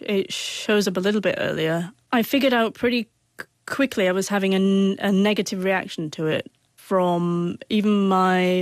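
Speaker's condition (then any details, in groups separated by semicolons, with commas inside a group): Stammer; onset about age 6 around starting school, grommets considered but hearing found normal; still stammers at times as adult, can't get words out; fluent in unison, accent, silly voice or singing, avoided speaking, word swapping; prolonged sounds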